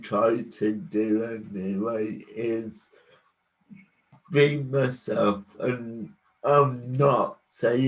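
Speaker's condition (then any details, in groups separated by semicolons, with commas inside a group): Cerebral palsy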